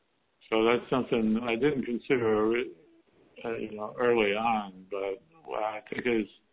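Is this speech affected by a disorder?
Yes: Parkinson's; some symptoms gradually improved with persistent proactive self-care.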